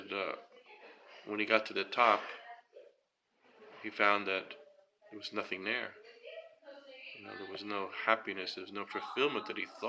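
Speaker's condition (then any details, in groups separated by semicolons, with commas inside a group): No condition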